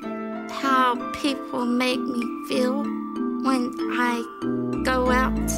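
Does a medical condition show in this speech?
Yes: hearing damage; accident injury at age 4, near 3-week coma, skull and one eye damaged, vision, balance damaged; relearned to speak and walk, lasting effects persist, dozens of surgical procedures; initially could not speak, first voice unclear screech, later relearned speech.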